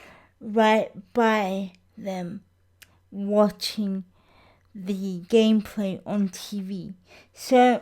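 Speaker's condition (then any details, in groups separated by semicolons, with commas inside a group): Cerebral palsy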